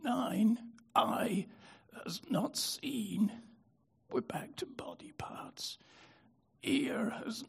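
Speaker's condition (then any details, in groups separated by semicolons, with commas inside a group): Spasmodic dystonia; brain disorder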